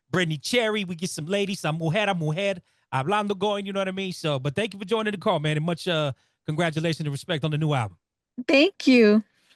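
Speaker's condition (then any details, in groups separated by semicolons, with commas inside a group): No condition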